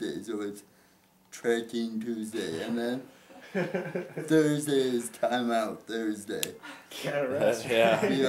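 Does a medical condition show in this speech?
Yes: brain injury; right brain injury, struck by car, left side affected; physical therapy, working on walking.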